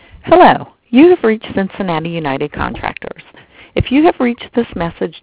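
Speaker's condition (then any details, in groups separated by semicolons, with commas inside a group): No condition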